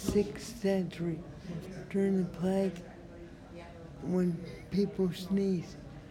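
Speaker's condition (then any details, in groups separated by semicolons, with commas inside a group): Traumatic brain injury; wheelchair user, knee later failed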